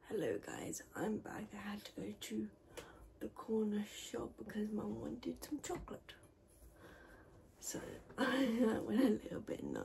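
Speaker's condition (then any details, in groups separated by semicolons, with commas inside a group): Cerebral palsy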